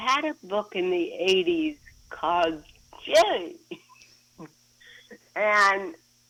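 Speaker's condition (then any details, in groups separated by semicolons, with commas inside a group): Cerebral palsy; since birth, cervical spine surgery C1-C7, lower back spine surgery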